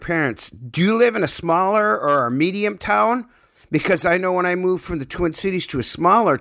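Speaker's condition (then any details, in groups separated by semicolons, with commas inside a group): No condition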